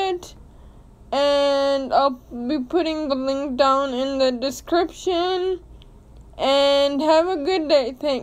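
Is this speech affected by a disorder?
Yes: cerebral palsy; speech therapy.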